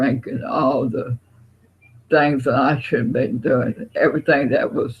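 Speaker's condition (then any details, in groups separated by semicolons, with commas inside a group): Parkinson's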